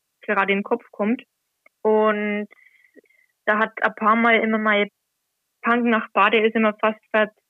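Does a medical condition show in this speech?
Yes: stuttering; covert stuttering, noticed around age 10, hidden until age 21; no longer hiding stuttering, regularly reads gospel or epistle aloud as church lector; reading aloud not stutter-free, anticipates problem words, once hid by word switching and fillers, avoided t-words at school; here prolonged sounds.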